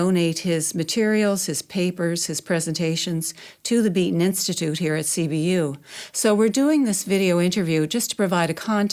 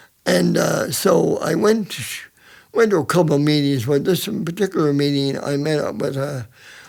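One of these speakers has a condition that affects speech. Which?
The second: cerebral palsy; present from birth.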